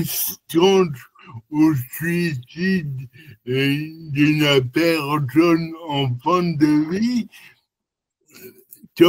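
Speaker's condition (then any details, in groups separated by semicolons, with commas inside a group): Cerebral palsy; lifelong, non-progressive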